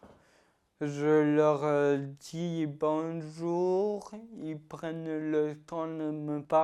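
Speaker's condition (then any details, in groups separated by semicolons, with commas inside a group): Ataxia-telangiectasia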